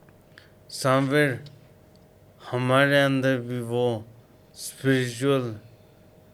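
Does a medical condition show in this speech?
Yes: coma after road accident.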